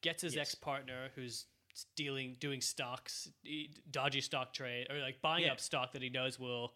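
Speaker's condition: No condition

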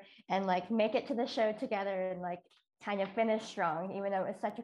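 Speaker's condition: Cleft lip and palate; multiple surgeries on face and mouth

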